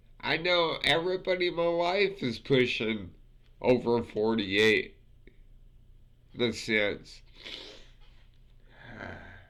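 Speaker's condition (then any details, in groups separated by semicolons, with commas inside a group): Multiple sclerosis; affects fingers; about 20 years since diagnosis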